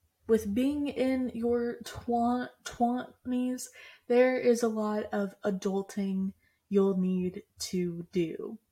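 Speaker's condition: Stuttering; stuttering since childhood, bullied for it when younger; in 20s; stutters every day, stuttered more than normal in staff meeting, phone calls still hard; repeated sounds, prolonged sounds

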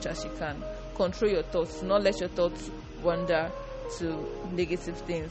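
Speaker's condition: No condition

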